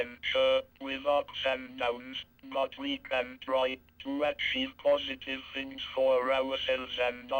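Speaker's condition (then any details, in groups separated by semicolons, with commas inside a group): Cerebral palsy, speech-generating device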